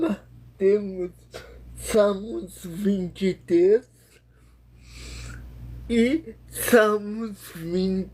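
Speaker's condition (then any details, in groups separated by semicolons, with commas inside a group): Paralysis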